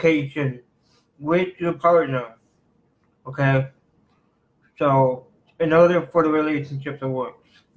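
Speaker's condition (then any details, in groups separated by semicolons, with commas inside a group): Cerebral palsy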